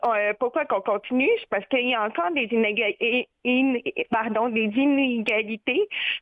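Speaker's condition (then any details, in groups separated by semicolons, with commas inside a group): Deafness with cochlear implant; phone hard to understand, especially deep male voices, fast or quiet speakers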